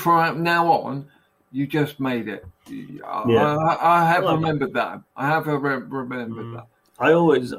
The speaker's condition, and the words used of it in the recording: Aphasia. And he's literally... almost had to learn how to speak again.